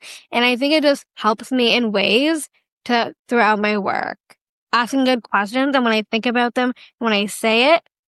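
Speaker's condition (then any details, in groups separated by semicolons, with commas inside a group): Down syndrome; duplicate of the 21st chromosome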